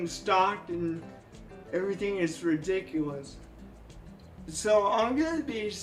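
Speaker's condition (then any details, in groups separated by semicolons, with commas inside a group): Cerebral palsy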